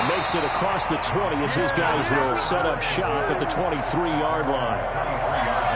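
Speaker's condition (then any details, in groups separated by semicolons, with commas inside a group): No condition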